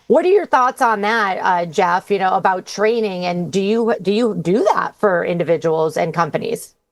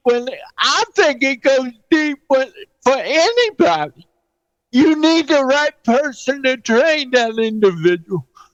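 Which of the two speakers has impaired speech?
The second: cerebral palsy; 49 years with condition.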